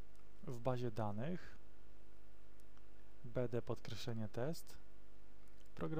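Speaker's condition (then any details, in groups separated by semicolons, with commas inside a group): No condition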